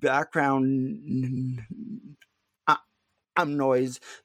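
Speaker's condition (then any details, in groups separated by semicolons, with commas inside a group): Stuttering; not stuttering much at time of recording; prolonged sounds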